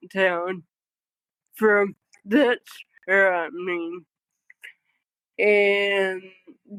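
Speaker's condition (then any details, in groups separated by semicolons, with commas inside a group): Cerebral palsy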